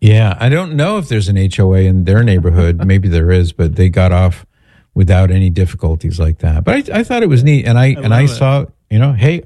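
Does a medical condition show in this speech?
No.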